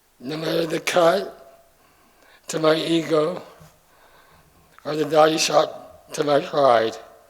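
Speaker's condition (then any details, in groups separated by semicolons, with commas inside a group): ALS; familial form; affects vocal cords, slowly losing ability to communicate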